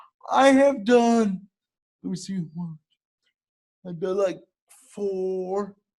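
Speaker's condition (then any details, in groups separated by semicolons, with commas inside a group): Cerebral palsy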